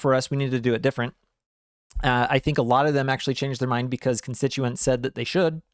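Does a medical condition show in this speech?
No.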